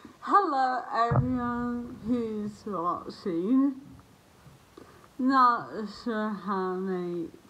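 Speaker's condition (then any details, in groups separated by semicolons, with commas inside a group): Dysarthria after autoimmune reaction; autoimmune reaction to virus; onset 1.5 years ago; lost ability to speak properly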